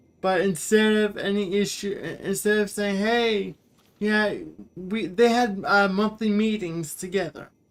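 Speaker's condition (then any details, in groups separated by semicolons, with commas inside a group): Cerebral palsy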